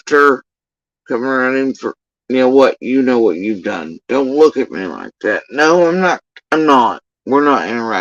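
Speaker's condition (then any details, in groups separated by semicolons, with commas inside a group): Facial paralysis after surgery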